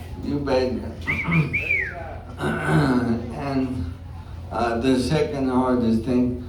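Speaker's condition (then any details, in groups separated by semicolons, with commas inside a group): ALS; some speech trouble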